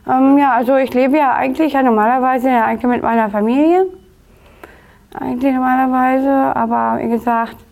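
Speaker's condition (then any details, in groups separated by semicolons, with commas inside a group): Down syndrome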